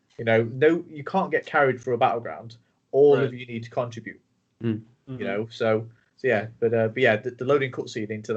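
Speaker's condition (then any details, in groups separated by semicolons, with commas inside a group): No condition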